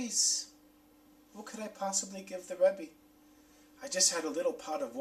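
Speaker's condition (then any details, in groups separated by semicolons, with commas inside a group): No condition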